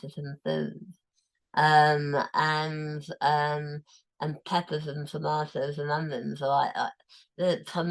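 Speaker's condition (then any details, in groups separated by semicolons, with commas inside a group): Tongue cancer, tongue removed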